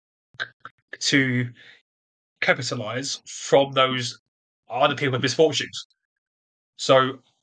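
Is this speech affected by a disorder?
Yes: stutter; developmental, onset early childhood, lifelong, more severe during trial, barely able to speak first six months in prison; stutters during this interview; ignores disfluencies and keeps talking, media presence trained as main focus; here prolonged sounds, blocks.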